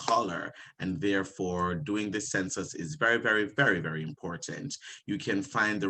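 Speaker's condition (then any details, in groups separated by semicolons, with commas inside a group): No condition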